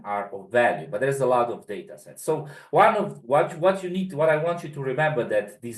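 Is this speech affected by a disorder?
No.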